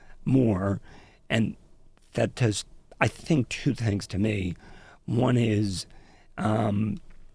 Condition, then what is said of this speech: Spasmodic dysphonia. While it sounds like sometimes I might be about to take my last breath, that is not true.